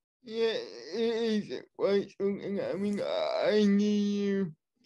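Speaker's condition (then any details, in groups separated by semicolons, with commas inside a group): Cerebral palsy, spastic and dyskinetic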